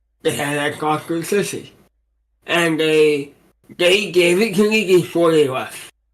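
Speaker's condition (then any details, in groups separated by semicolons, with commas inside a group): Cerebral palsy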